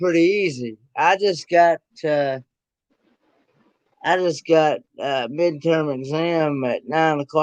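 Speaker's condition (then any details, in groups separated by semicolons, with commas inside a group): Cerebral palsy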